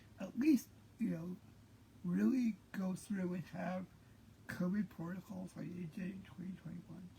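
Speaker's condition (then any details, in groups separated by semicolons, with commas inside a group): Cerebral palsy; present since birth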